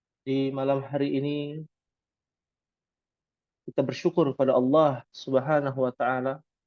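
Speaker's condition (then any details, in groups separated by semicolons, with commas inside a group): No condition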